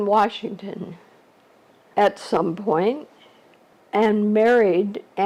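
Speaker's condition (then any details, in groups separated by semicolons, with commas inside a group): ALS; shortly after diagnosis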